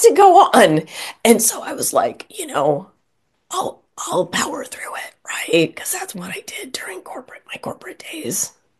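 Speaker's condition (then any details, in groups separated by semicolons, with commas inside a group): Spasmodic dysphonia; year and a half since diagnosis, Vocal therapy, Jim Bostock's Vocal Freedom Program, LA support group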